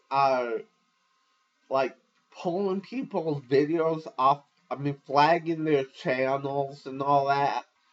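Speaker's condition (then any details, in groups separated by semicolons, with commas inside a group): Cerebral palsy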